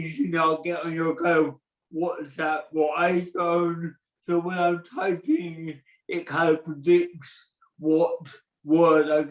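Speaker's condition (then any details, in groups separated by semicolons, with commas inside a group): Cerebral palsy; present from birth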